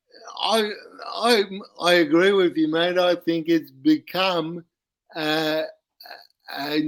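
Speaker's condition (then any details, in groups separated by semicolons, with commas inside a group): Cerebral palsy; uses wheelchair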